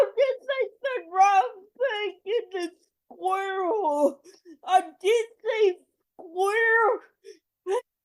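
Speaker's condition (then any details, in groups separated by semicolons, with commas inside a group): Cerebral palsy; oxygen deprivation at birth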